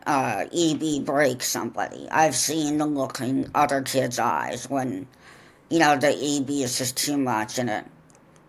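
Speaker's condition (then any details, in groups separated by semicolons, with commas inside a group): Profound deafness; congenital profound deafness, cochlear implants, attended Ohio Valley Voices school in southwest Ohio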